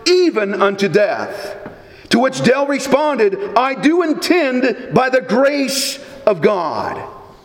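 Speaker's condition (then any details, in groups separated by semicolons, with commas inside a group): No condition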